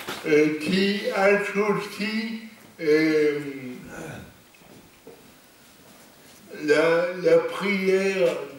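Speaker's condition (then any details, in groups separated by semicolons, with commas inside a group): Cerebral palsy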